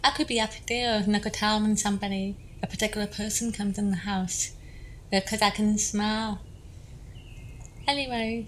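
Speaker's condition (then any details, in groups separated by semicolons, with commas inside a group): Deafness, congenital; born deaf, schooled in lip reading not sign language, cochlear implant surgery as adult, electrodes in cochlea; hears through cochlear implant, lip reads, sensitive to vibration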